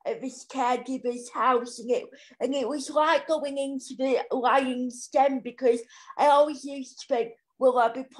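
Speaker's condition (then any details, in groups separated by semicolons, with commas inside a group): Cerebral palsy; physical disability only, wheelchair user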